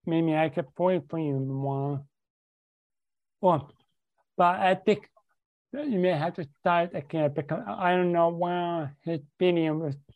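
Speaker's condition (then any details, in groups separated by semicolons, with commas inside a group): Hearing loss; much of hearing lost due to double pneumonia; speech self-described as not perfect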